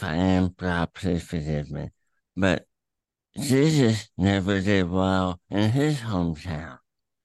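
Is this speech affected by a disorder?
Yes: throat cancer, tumor through tongue, attached to epiglottis; voice affected by cancer.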